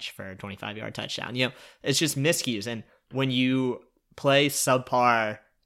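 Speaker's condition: No condition

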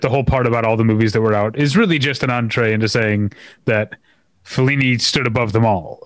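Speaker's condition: No condition

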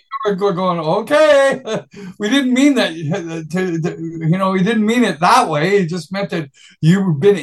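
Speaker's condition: No condition

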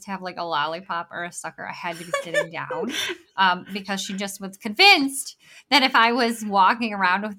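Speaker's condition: Bilateral cleft lip and palate; congenital

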